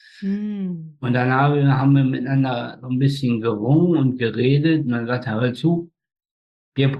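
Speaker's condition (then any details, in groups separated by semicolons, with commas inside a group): Spastic tetraparesis; slightly hoarse from many speeches, runs half marathons, head twisting only in past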